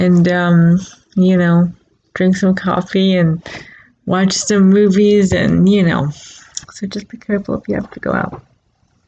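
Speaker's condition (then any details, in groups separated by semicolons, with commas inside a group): Cerebral palsy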